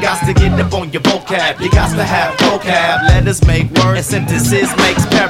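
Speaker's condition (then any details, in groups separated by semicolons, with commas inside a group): No condition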